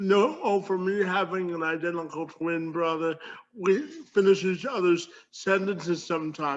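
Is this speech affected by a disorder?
Yes: cerebral palsy; from birth.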